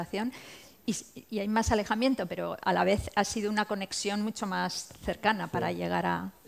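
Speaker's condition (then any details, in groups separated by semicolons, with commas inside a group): No condition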